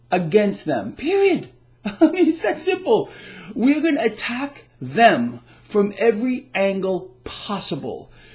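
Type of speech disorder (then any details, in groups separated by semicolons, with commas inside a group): None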